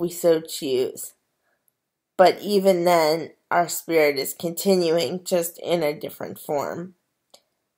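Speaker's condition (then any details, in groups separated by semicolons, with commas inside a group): Cerebral palsy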